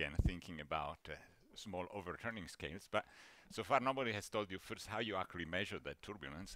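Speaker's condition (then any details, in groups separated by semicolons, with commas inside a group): No condition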